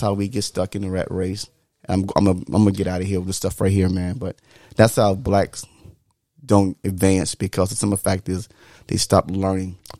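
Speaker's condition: No condition

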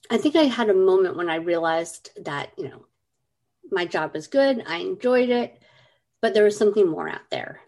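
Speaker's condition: Cleft lip and palate; congenital

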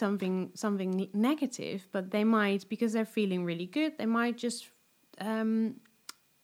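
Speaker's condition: No condition

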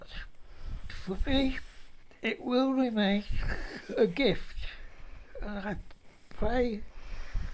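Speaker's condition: Motor neurone disease; declining health and disability, housebound; terminal illness

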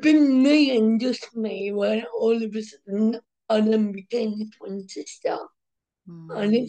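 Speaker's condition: Cerebral palsy, mild

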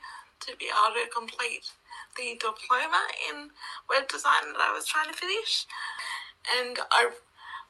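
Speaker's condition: Cerebral palsy; wheelchair user

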